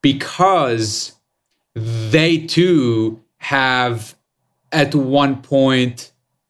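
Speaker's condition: Stutter; lifelong stutter, born with pretty severe stutter, avoided speaking for more than 25 years; has a stutter, stutters in six languages, gives talks and stand-up comedy; can sing without stuttering; prolonged sounds, blocks

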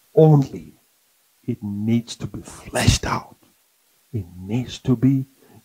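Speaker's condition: No condition

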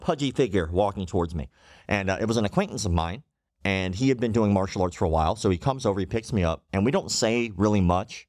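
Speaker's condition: Cleft lip and palate

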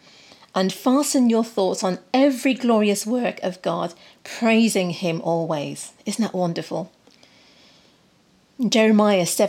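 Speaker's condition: No condition

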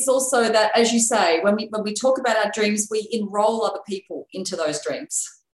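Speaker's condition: No condition

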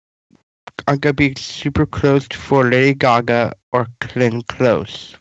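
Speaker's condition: Down syndrome

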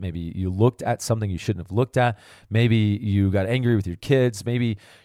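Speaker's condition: No condition

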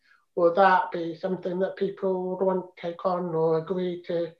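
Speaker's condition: Profound deafness, congenital profound deafness; no language before diagnosis

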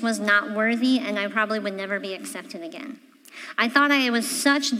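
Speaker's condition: Cleft palate; congenital

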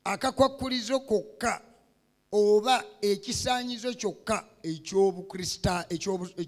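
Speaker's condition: No condition

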